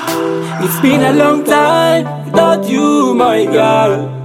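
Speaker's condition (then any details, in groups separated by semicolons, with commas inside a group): No condition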